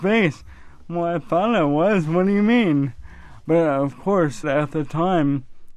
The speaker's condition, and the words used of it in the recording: ALS (motor neuron disease). So the fact that over four years later that I can still walk around and communicate without a communication or device or use a wheelchair